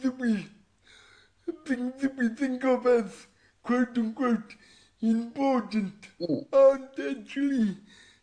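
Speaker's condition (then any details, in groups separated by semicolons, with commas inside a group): Cerebral palsy; voice described as unusual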